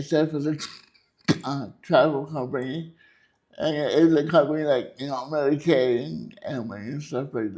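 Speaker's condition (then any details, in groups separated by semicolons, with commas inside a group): Cerebral palsy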